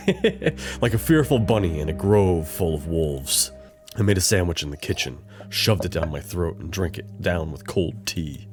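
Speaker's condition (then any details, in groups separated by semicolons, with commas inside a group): No condition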